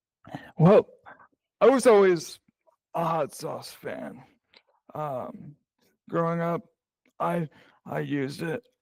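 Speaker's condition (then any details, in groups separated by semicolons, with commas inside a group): Cerebral palsy; present from birth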